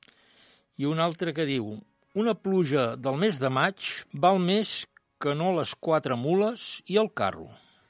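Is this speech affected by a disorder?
No.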